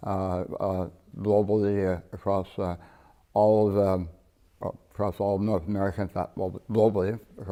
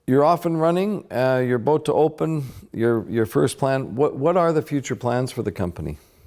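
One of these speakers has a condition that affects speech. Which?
The first: partial glossectomy for tongue cancer; tongue cancer, one third of tongue removed, flap reconstruction; distinctive accent after surgery, relearned talking.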